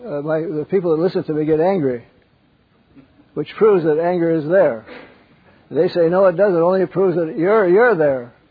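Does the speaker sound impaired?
Yes: Parkinson's; wakes up around 3 am.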